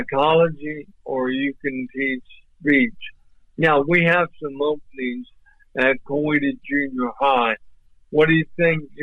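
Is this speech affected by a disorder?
Yes: ALS; voice off but clear and understandable.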